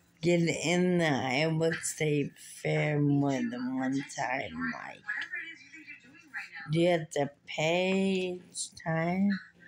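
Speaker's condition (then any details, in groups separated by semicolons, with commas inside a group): Muscular dystrophy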